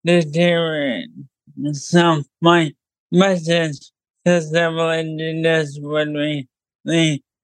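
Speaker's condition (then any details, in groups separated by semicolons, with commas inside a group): ALS; ALS diagnosed about 9 months ago, motor neurons dying, muscles failing, total paralysis expected; hard to talk clearly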